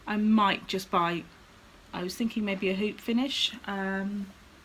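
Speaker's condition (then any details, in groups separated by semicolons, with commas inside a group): No condition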